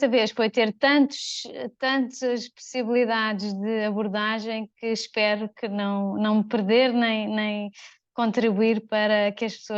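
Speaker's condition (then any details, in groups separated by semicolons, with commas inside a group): No condition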